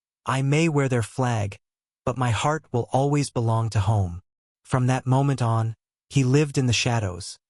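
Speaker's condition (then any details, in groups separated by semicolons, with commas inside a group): No condition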